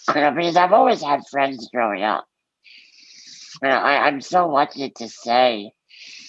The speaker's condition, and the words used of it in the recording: Muscular dystrophy. I've been public speaking for more than two thirds of my life.